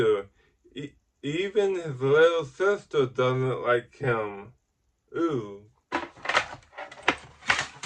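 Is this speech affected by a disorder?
Yes: ataxic cerebral palsy.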